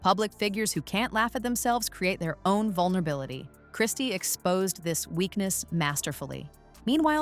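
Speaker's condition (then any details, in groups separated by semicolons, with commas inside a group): No condition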